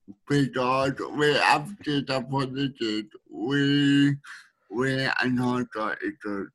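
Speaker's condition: Speech needing a translator; needs speech translator

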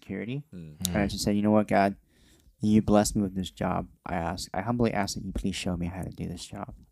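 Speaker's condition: Cleft lip and palate

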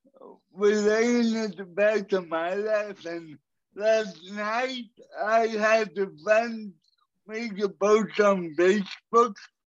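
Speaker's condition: Cerebral palsy; walking distance much reduced compared with before

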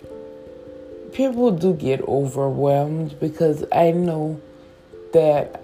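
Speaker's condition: Stroke with stutter; cannot move, hands not working, constant pain, physical therapy, not sleeping, caregiver Miss Priest gives medicines, meals

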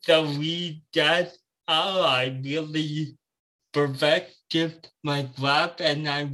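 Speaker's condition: Cerebral palsy

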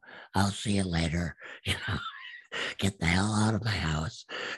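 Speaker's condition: Absent vocal cords; confirmed on repeated exams

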